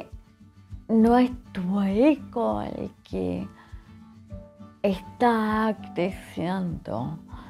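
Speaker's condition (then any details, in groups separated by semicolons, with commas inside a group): Cerebellar ataxia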